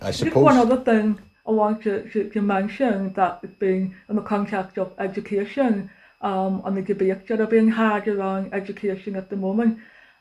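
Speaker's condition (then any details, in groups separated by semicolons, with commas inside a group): Deafness; cannot use telephone; uses live captions during recording, face-to-face video on Teams helps, face masks hinder communication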